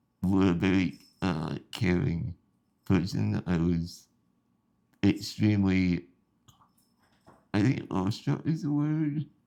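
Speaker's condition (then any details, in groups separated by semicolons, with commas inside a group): Spinal muscular atrophy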